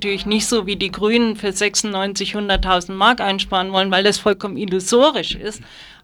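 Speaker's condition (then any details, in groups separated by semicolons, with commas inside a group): No condition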